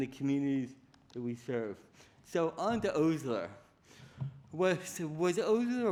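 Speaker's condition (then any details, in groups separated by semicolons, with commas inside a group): Cerebral palsy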